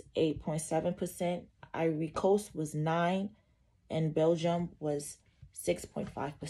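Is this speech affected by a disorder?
No.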